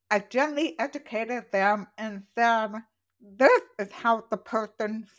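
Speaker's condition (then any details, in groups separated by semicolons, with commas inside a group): Profoundly deaf, congenital; wears hearing aids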